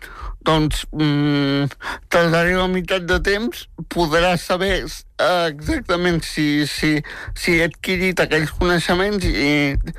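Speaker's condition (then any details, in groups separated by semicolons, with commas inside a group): Spastic tetraplegic cerebral palsy; premature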